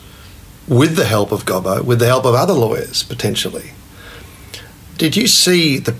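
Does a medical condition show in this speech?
No.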